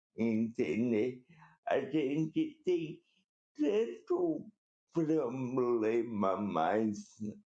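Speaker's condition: Cerebral palsy; uneventful pregnancy

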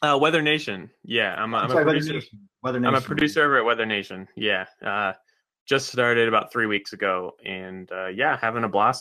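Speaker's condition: No condition

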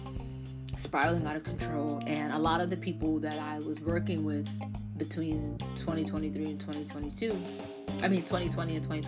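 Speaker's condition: No condition

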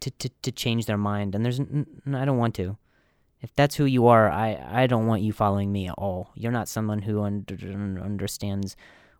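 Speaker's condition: Stutter; speech coaches, practices control before shows; much improved, still stutters; very severe at first, hit himself in frustration; repeated sounds, repeated words

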